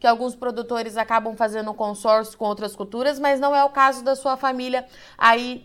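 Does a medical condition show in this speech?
No.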